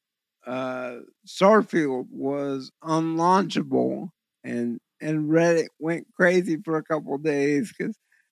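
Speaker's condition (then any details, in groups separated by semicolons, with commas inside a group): Cerebral palsy; trouble focusing with VR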